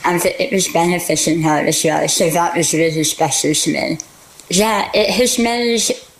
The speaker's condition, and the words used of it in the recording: Tongue cancer surgery. I'm also more confident in speaking.